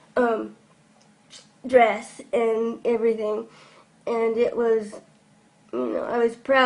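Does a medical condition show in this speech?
Yes: cerebral palsy; from birth.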